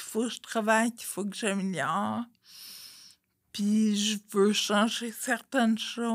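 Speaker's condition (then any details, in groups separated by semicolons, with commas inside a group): Friedreich's ataxia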